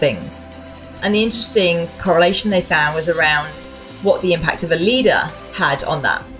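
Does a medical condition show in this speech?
No.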